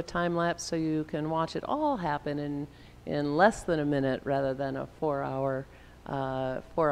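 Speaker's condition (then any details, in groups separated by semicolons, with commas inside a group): No condition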